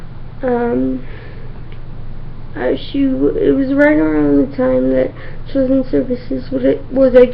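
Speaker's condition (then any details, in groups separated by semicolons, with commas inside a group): Cerebral palsy; from infancy, difficulty moving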